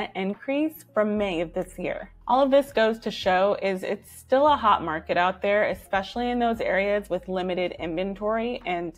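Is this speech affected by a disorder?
No.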